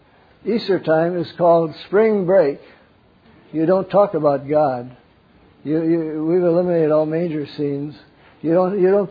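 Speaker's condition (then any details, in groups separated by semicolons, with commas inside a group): Parkinson's; wakes up around 3 am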